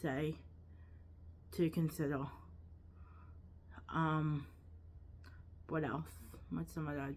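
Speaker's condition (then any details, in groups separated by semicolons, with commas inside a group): Cerebral palsy, quadriplegic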